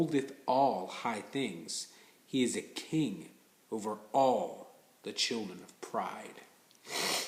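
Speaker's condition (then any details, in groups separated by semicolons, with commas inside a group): No condition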